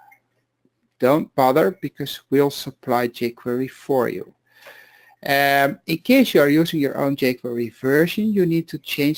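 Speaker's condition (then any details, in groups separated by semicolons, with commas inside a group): No condition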